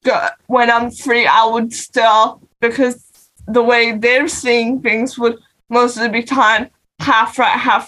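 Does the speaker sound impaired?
Yes: cerebral palsy; non-progressive, needs change over time; uses wheelchair and crutches to move around.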